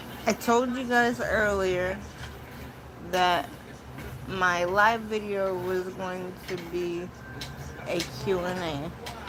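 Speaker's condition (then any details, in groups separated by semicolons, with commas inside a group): Cerebral palsy; sounds out of breath after therapy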